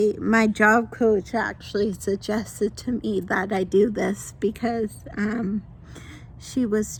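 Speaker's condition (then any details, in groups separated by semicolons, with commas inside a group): Mild cerebral palsy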